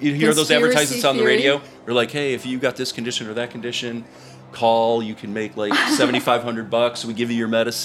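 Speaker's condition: No condition

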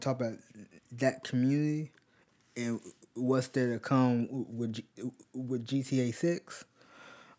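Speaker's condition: Stutter; frequent stutter, described as a disability; stutters a lot, no stuttering while role-playing; repeated sounds, prolonged sounds

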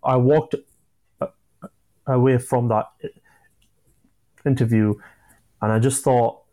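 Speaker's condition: Stammering; stammer since childhood, early NHS speech and language therapy in group with others who stammer, told could never speak fluently; not a fluent speaker, openly admits stammer; blocks

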